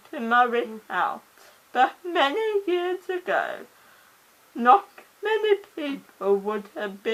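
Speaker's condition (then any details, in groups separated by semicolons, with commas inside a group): Cerebral palsy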